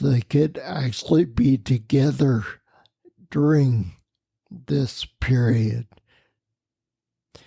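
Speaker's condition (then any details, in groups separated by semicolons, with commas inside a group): Spinocerebellar ataxia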